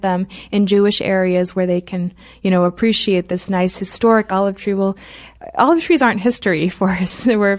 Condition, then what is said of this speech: None; typical speech.